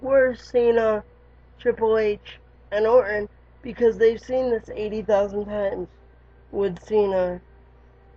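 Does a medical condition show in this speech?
Yes: cerebral palsy; lifelong, wheelchair user.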